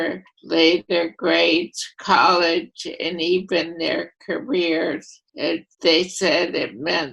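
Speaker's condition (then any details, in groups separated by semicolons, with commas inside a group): Primary lateral sclerosis; first diagnosed as ALS, affects all voluntary motor neurons; at least eight years since diagnosis, slower than expected course; voice affected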